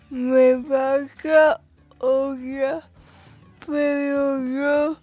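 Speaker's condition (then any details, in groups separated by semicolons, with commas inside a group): Cerebral palsy; brief fragmented answers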